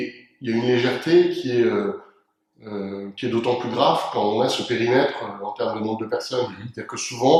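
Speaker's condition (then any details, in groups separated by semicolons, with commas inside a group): No condition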